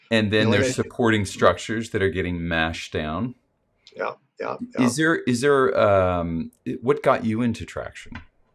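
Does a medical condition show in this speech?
No.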